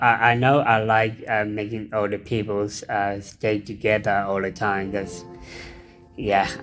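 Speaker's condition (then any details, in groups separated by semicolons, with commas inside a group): Down syndrome; intellectual disability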